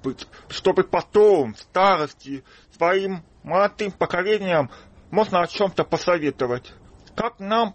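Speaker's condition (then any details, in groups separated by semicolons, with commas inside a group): Deafness, congenital; speaks little, lip-reads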